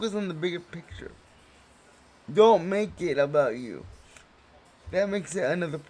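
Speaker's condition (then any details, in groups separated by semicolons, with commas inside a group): Cerebral palsy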